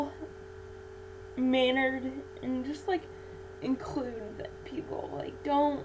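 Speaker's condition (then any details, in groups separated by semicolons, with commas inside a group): Cerebral palsy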